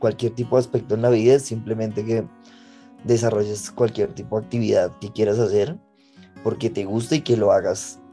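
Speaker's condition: No condition

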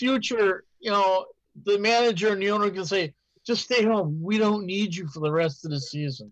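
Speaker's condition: No condition

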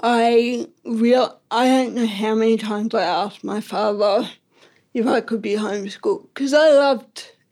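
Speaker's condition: Ataxic cerebral palsy; balance

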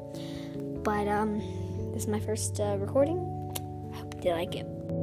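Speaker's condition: No condition

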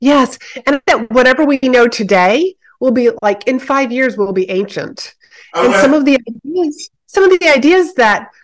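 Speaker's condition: No condition

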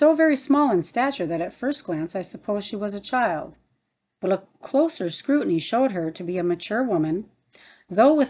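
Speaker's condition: No condition

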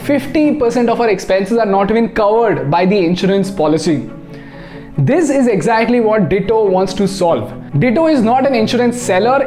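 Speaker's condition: No condition

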